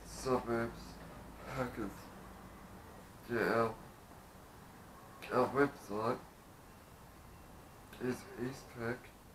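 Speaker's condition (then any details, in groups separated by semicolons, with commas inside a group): Duchenne muscular dystrophy; stopped walking at 10, full-time ventilation since about 35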